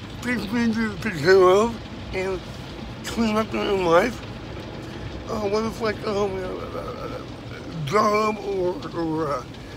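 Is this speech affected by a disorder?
Yes: dystonia; very bad day, frequent bad days.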